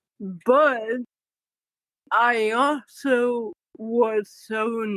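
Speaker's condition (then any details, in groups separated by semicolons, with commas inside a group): Cerebral palsy; newborn couldn't cough or suck, tube fed, childhood speech therapy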